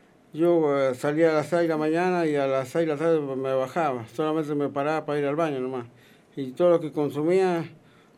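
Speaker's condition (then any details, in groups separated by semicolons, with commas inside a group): Parkinson's disease; treated by Dr. Michile of Buenos Aires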